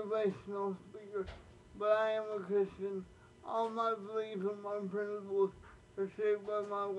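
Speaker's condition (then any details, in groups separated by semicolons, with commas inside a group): Cerebral palsy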